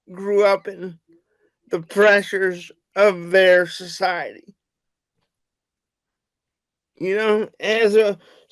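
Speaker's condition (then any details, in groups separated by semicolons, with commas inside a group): Cerebral palsy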